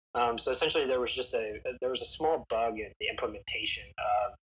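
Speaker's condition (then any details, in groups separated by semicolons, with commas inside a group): No condition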